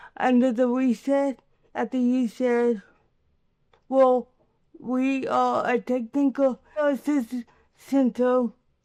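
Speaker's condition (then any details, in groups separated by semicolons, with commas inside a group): Cerebral palsy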